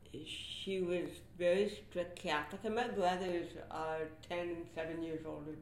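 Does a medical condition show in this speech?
Yes: cerebral palsy; athetoid type, born 3 months premature after mother's fall, diagnosed at 18 months at UCLA.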